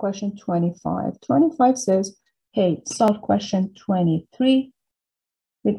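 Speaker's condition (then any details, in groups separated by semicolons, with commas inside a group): No condition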